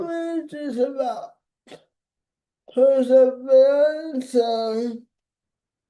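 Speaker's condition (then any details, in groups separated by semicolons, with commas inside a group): Cerebral palsy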